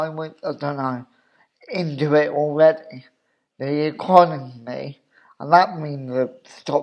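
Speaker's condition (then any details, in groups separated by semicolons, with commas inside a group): Cerebral palsy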